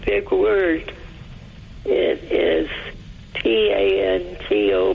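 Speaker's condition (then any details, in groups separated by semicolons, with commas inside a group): Throat cancer; age nearly 95, no radiation therapy, no esophageal surgery, long-standing GERD; GERD on second bottle of medication, acid in mouth wakes from sleep; voice loss around sleep, attributed to reflux acid irritating larynx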